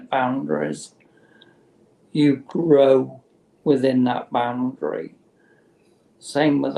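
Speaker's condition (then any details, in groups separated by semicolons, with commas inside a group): Motor neurone disease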